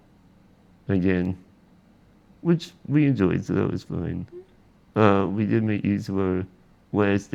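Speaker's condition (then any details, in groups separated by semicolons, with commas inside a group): Spinal muscular atrophy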